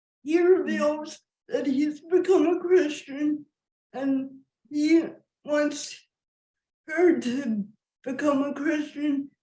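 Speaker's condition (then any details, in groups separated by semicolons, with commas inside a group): Cerebral palsy; wheelchair user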